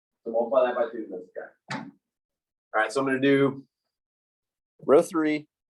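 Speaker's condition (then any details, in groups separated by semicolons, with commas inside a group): No condition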